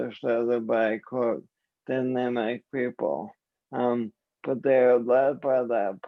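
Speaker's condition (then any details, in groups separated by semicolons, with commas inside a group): ALS; voice and hands affected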